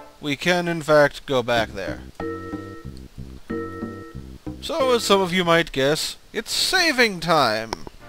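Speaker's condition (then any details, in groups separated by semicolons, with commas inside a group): No condition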